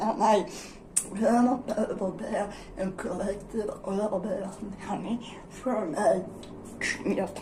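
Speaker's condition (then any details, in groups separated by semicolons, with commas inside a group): Dystonia; generalized dystonia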